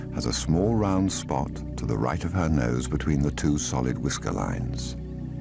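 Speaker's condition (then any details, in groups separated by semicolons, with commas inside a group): No condition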